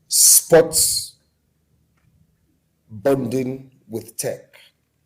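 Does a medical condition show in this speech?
No.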